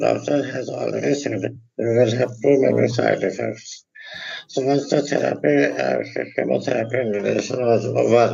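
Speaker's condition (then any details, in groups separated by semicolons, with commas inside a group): Tongue and neck cancer; unclear voice, difficulty speaking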